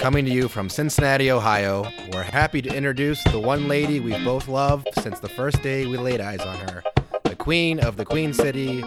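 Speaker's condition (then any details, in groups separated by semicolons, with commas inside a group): No condition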